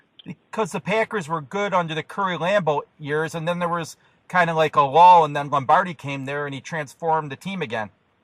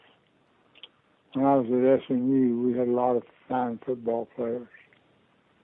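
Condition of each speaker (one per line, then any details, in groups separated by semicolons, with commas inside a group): No condition
Parkinson's disease; diagnosed about two years ago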